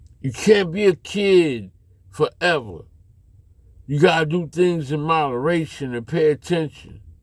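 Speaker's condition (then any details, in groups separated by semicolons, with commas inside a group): Slurred speech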